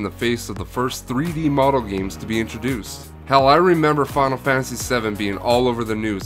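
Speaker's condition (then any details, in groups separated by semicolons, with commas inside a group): No condition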